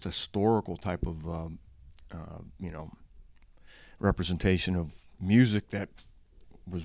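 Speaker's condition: No condition

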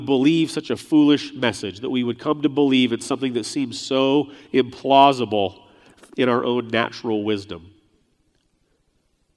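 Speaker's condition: No condition

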